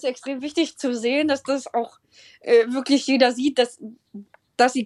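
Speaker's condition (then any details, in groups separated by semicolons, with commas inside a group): Down syndrome, Trisomie 21; congenital, from birth, several diagnoses at birth, nearly 3 months in hospital after birth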